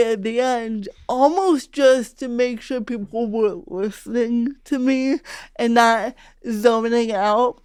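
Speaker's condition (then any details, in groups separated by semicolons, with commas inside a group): Cerebral palsy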